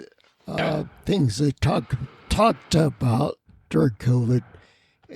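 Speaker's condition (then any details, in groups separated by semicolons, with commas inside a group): Spinocerebellar ataxia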